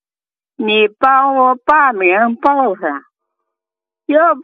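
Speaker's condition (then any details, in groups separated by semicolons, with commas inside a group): Speech impairment after cerebral hemorrhage; aftereffects of a single cerebral hemorrhage, high blood pressure at onset, 178 untreated; age 65, lasting aftereffects of cerebral hemorrhage; not fluent, audibly unclear, noticed by host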